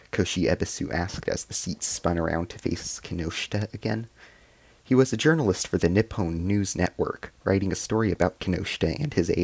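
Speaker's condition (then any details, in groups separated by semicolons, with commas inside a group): No condition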